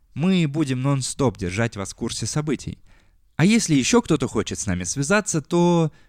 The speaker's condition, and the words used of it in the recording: None; typical speech.